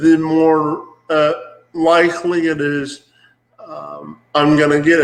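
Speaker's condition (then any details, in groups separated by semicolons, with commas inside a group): Cerebral palsy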